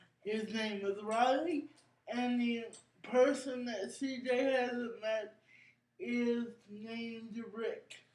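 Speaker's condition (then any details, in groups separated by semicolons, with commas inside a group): Cerebral palsy; brain injury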